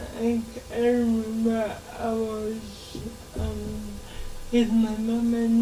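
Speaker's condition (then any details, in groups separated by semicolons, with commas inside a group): Cerebral palsy; birth oxygen deprivation, affects movement and muscles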